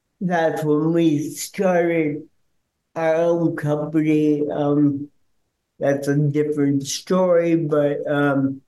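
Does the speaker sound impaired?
Yes: cerebral palsy; cerebral palsy since birth; speech impediment he calls his accent, hard to understand at first, harder on phone.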